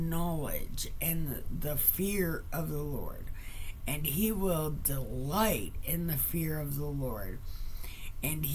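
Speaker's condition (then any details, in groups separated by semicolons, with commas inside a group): Brain injury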